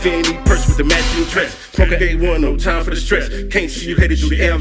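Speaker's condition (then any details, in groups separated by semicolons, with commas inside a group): No condition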